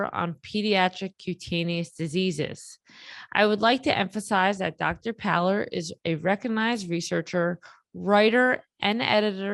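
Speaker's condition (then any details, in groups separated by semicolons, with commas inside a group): No condition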